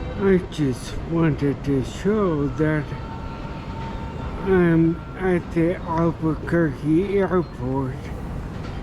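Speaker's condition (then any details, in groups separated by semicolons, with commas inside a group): Traumatic brain injury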